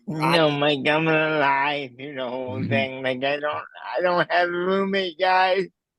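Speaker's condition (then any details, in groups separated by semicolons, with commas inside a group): Cerebral palsy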